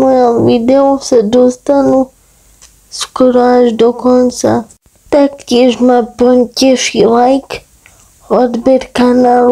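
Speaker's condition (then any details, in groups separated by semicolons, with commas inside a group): Cerebral palsy; tight muscles in arms, legs, spine, cannot sit unaided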